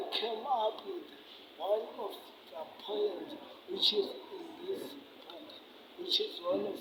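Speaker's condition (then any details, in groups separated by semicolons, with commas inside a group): Cerebral palsy; affects speech and hands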